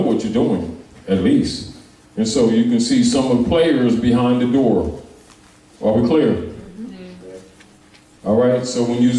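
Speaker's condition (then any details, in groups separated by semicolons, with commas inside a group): No condition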